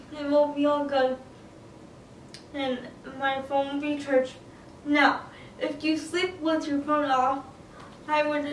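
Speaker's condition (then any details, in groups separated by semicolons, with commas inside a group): Cerebral palsy, spastic quadriplegic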